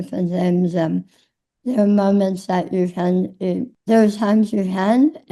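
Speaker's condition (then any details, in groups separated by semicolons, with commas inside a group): Tongue cancer; swallowing worse after surgery, speech often not understood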